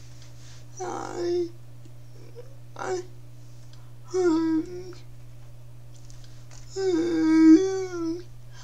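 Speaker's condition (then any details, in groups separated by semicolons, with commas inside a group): Cerebral palsy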